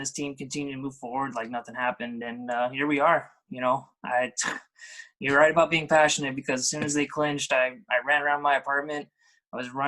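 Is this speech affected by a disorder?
No.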